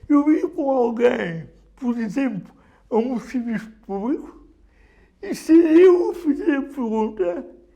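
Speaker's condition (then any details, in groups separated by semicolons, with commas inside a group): Cerebral palsy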